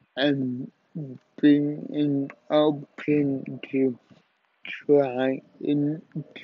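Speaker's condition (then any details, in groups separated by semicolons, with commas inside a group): Cerebral palsy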